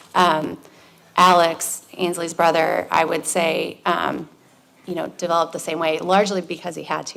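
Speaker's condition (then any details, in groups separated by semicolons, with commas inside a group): No condition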